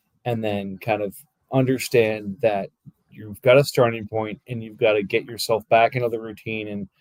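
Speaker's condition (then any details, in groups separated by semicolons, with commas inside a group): No condition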